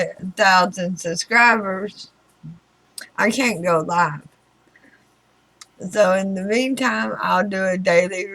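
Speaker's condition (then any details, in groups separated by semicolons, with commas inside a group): Throat cancer radiation damage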